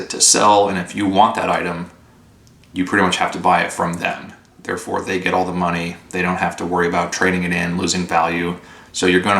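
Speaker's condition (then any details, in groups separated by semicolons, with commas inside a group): No condition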